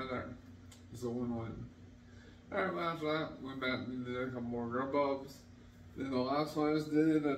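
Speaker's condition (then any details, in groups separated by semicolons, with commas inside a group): Traumatic brain injury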